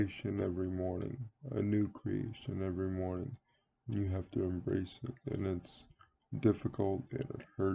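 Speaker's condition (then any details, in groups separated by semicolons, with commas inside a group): Cerebral palsy; speaks relatively well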